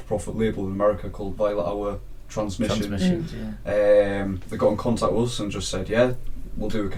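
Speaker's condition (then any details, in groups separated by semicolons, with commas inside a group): No condition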